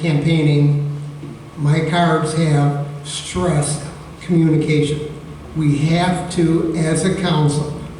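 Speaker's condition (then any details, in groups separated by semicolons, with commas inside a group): No condition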